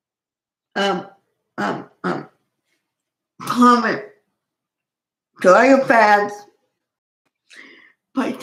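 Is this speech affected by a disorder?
Yes: cerebral palsy.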